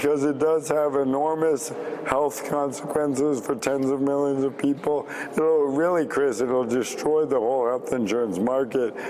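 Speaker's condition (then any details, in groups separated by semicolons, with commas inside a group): ALS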